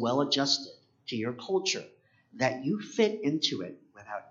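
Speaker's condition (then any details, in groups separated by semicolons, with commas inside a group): Cleft palate; congenital cleft palate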